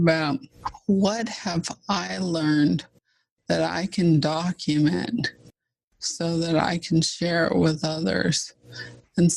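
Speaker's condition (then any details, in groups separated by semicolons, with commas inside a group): ALS (Lou Gehrig's disease); fast progressing form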